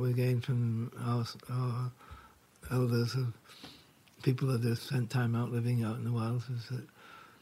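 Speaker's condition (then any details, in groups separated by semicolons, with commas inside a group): Parkinson's; symptoms held off through meditation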